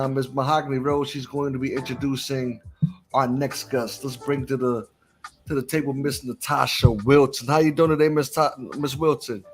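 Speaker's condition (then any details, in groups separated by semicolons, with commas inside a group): No condition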